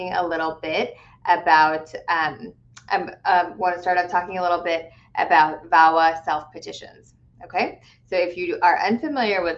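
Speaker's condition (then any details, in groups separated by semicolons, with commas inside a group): No condition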